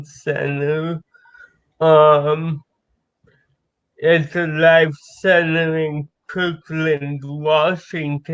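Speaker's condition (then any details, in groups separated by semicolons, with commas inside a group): Cerebral palsy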